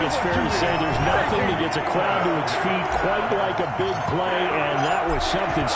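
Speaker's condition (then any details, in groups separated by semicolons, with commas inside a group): No condition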